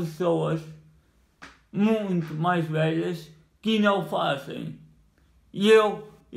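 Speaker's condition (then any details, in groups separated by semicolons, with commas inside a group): Cerebral palsy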